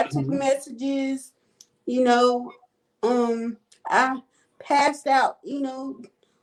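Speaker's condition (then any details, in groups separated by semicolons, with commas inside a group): Cerebral palsy; quadriplegic type, all four limbs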